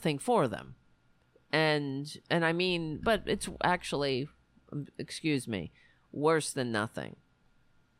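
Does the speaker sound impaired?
No.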